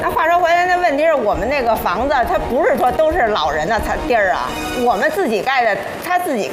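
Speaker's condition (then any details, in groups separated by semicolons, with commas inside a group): No condition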